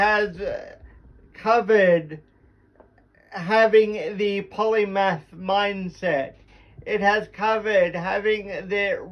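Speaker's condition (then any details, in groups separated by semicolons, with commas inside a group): Cerebral palsy; lack of oxygen after premature birth, extremely tight muscles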